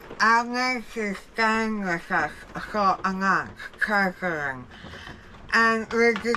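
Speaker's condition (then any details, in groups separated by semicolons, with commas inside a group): Jaw cancer surgery; tracheostomy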